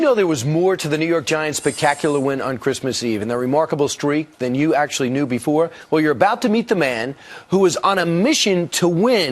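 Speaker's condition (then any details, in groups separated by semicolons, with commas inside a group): No condition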